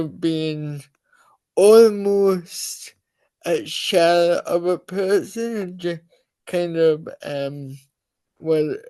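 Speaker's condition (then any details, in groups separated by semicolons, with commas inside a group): Cerebral palsy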